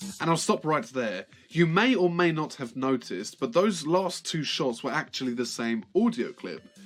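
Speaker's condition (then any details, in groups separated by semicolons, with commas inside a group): No condition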